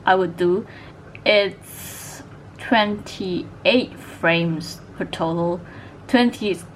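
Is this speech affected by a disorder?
No.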